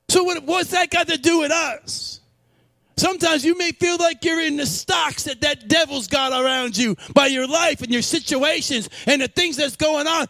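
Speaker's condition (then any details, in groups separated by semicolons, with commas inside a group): No condition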